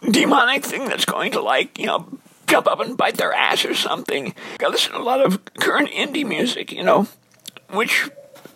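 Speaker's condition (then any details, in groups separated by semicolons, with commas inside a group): Dysphonia; onset during recording project, lost singing voice, steroid dose allowed finishing last 28 songs; voice raspier, sometimes squeakier, strained; raspy, lost ability to sing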